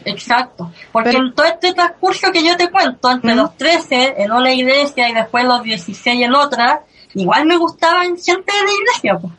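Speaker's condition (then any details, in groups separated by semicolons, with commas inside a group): Cleft lip and palate; since early childhood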